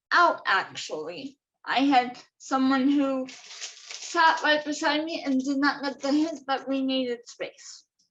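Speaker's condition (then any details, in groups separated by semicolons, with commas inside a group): Cerebral palsy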